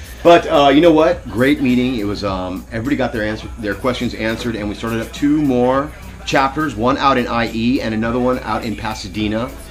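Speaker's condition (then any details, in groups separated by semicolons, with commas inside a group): No condition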